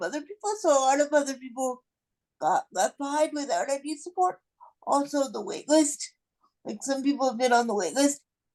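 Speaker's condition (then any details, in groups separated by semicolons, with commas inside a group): Cerebral palsy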